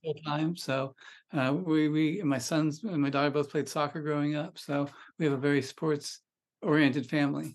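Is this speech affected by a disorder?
Yes: Parkinson's disease; onset at about 35, pinky tremor first, suspected perchlethrin exposure, UCSF deep brain stimulation, chest pacemaker; about 20 years since diagnosis, DBS a year ago controls dyskinesia, less medication, walking hard unmedicated.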